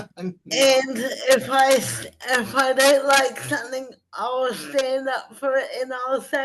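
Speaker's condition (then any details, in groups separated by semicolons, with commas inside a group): Cerebral palsy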